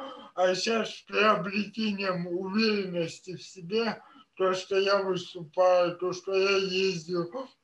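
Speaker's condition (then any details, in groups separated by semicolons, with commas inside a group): Cerebral palsy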